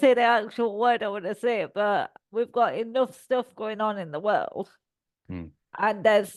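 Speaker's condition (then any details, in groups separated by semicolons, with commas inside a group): Cerebral palsy; all four limbs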